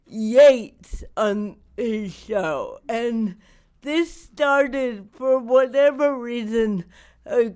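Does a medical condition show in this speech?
Yes: cerebral palsy; wears down with age.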